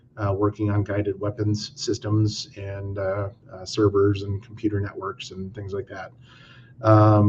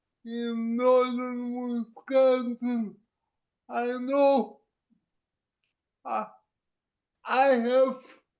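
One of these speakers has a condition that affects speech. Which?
The second: cerebral palsy; limited use of the hands.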